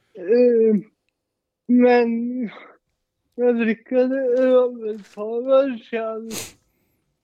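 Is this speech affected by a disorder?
Yes: cerebral palsy; present from birth, brain oxygen deprivation, heart not beating at delivery, mild.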